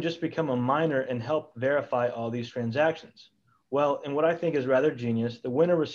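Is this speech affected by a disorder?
No.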